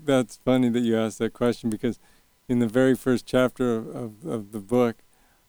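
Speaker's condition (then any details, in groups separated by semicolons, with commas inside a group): Early onset Parkinson's, young onset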